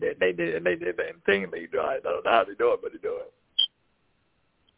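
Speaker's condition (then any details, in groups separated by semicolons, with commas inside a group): Cerebral palsy; voice improved over last year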